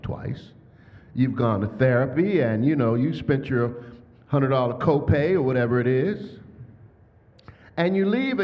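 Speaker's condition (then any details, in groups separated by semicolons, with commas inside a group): No condition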